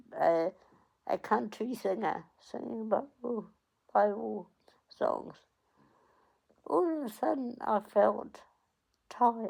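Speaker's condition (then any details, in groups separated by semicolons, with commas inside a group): Cerebral palsy; onset at 8 days old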